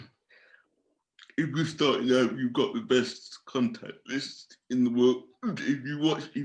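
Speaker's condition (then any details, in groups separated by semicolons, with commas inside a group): Cerebral palsy; from birth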